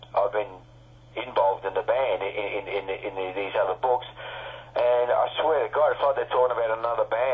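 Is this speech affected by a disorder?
No.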